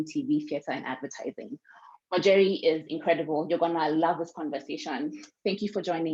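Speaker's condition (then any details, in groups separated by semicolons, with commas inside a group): No condition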